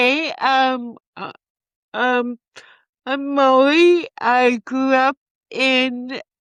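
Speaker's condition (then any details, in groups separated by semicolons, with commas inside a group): Cerebral palsy; from birth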